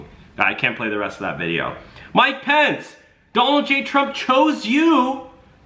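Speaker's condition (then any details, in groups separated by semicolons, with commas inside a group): No condition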